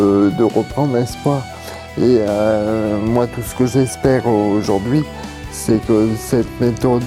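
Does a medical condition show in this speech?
Yes: little's syndrome (cerebral palsy); lack of oxygen, poor coordination, muscle stiffness, about 20 operations; physiotherapy, reflex locomotion therapy.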